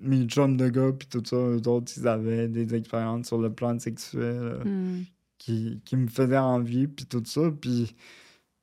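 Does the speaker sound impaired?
Yes: cerebral palsy, near quadriplegia.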